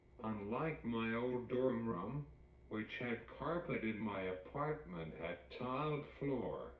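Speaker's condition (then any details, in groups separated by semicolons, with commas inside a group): Cerebral palsy; uses wheelchair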